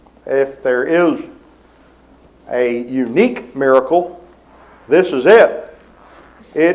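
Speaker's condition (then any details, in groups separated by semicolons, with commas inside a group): No condition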